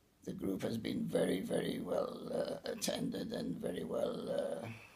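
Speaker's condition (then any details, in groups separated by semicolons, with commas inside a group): Parkinson's; ongoing symptoms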